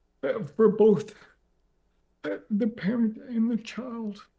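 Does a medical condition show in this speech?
Yes: ALS; progressive, onset leg.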